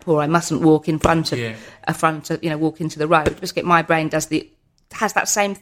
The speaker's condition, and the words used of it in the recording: Tourette syndrome. But it can also, they go up and down and change for absolutely no reason.